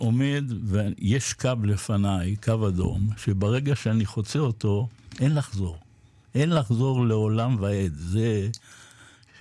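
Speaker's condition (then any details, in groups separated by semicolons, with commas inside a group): Parkinson's disease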